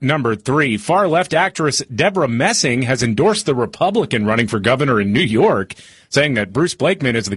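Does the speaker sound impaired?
No.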